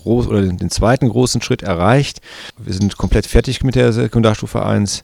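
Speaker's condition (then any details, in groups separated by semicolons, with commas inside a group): No condition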